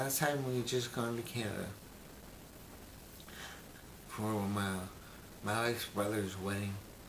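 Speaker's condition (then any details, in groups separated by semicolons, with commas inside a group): Brain injury; memory greatly affected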